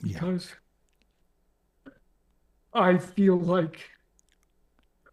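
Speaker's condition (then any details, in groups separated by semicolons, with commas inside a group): ALS; progressive, onset leg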